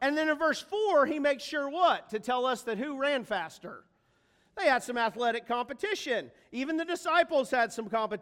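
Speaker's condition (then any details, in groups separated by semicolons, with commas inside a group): No condition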